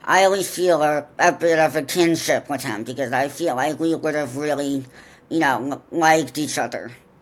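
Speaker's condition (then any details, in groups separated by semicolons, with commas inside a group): Profound deafness; congenital profound deafness, cochlear implants, attended Ohio Valley Voices school in southwest Ohio; excellent conversationalist, natural communicator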